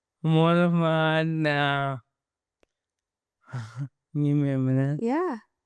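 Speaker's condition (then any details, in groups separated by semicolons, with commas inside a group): ALS; onset in hands, spread to legs, upper body atrophy; about three years since diagnosis, walker, physio, speech therapy; slurred, worse with stress, fatigue; trouble S, P, H; throat clearing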